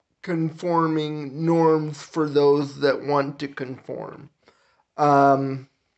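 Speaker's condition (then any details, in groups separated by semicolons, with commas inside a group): Cerebral palsy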